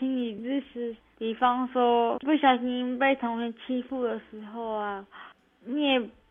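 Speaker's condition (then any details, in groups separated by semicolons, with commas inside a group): Cerebral palsy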